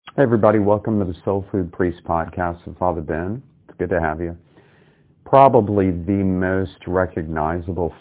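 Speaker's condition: No condition

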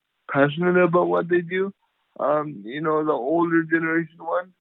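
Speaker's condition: Cerebral palsy; uses voice very well, Siri voice texting on iPhone works with practice, sometimes misrecognized words

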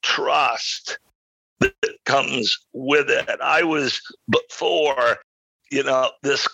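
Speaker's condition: Spasmodic dysphonia; came on quickly

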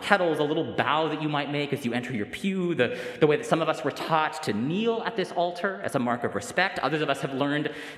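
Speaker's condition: No condition

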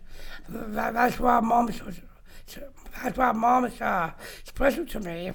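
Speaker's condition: Down syndrome; present from birth, diagnosed several hours after birth in Indianapolis

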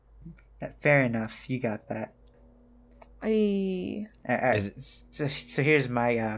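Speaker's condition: Stuttering; stutters a lot, cannot form complete sentences, cuts sentences short; repeated words, prolonged sounds

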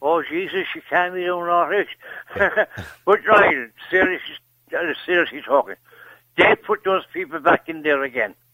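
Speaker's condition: Parkinson's; loses balance

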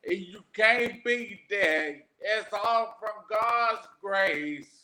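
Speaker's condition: Aphasia after stroke; onset as young man, wheelchair user

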